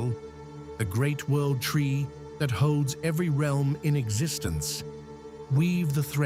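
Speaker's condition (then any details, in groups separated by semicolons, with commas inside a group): No condition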